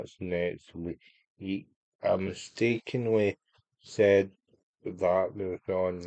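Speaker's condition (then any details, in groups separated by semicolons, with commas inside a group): Cerebral palsy; unable to walk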